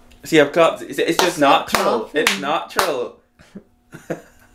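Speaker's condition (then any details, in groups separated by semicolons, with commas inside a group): No condition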